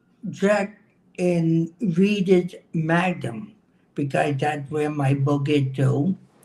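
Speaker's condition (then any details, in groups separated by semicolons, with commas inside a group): Cerebral palsy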